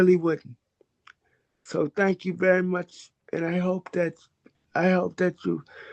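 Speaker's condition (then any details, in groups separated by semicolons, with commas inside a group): Cerebral palsy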